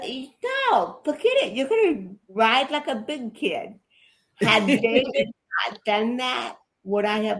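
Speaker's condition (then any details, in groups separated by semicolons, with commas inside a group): Cerebral palsy; affects body movements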